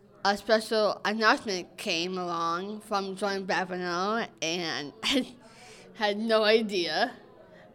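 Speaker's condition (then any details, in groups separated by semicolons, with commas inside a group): Down syndrome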